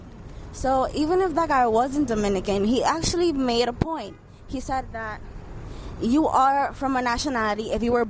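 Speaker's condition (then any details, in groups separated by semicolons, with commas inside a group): No condition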